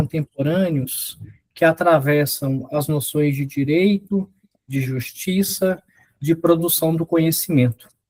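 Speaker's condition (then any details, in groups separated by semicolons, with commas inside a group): No condition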